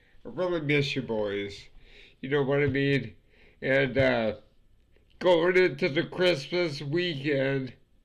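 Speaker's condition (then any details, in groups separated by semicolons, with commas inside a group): Multiple sclerosis; sometimes hard to breathe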